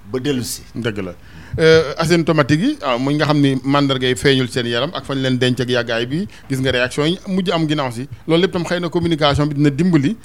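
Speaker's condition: No condition

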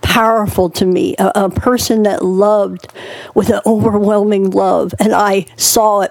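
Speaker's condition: Cleft palate; born two months premature

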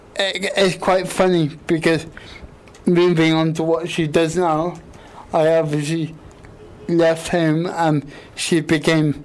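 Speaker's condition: Quadriplegic cerebral palsy; all four limbs affected, wheelchair bound

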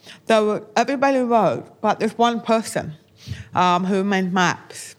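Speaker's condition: Deafness, born deaf

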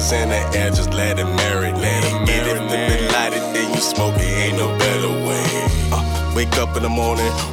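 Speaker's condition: No condition

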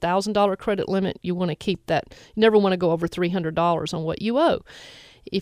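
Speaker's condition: No condition

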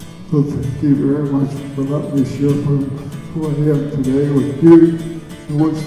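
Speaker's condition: Cerebral palsy; speech

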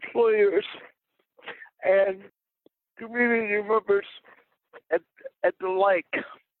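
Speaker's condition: Cerebral palsy; uses wheelchair

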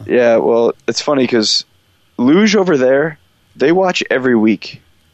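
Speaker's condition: No condition

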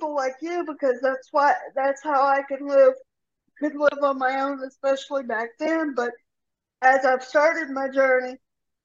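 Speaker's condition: Cerebral palsy; severe rotator cuff tear

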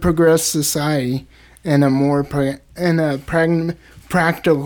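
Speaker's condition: Cerebral palsy, spastic

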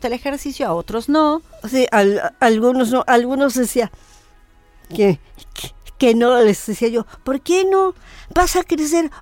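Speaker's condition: Down syndrome; adult woman

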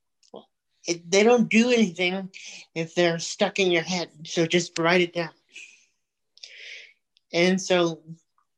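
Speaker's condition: Cerebral palsy; from birth

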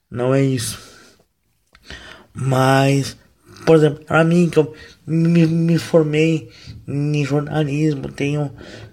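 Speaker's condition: Cerebral palsy, mild; wheelchair user, motor function affected; no medication; voice mildly affected, occasional voice breaks

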